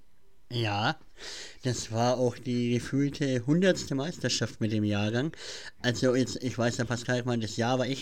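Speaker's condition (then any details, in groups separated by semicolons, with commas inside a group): Cleft palate; speech impediment, listener messages said cannot be heard, mimicked at school, class laughed at reading aloud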